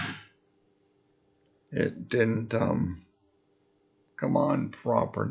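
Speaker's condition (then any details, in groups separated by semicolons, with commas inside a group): Multiple sclerosis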